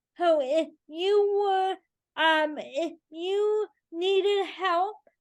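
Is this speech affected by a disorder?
Yes: cerebral palsy, spastic.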